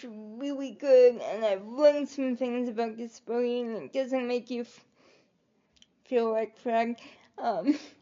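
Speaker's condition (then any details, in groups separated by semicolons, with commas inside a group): Cerebral palsy; quadriplegic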